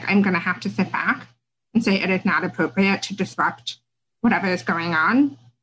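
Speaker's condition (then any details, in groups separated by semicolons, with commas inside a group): Deafness; had speech therapy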